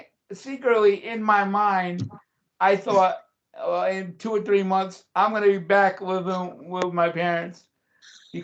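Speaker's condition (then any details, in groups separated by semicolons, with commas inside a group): Cerebral palsy; since childhood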